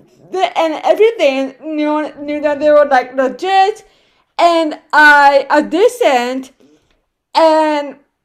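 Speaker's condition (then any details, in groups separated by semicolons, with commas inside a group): Cerebral palsy, right side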